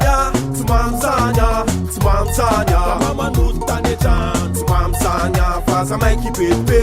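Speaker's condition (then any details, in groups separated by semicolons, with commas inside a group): No condition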